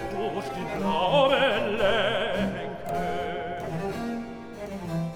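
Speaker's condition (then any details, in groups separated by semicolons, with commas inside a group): No condition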